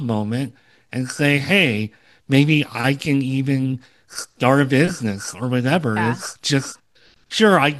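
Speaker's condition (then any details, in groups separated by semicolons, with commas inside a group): Cleft lip and palate, Opitz G/BBB syndrome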